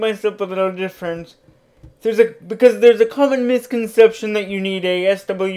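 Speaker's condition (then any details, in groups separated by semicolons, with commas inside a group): Cerebral palsy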